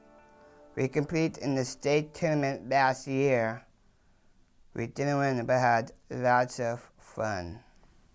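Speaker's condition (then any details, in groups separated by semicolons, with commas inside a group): Down syndrome, trisomy 21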